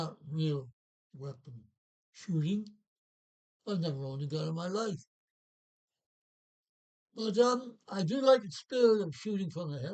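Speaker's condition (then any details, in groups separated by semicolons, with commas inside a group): Parkinson's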